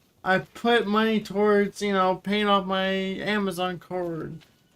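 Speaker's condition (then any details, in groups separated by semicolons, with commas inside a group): Cerebral palsy; wheelchair user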